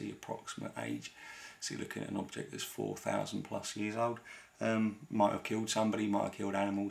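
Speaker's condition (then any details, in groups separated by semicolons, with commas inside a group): No condition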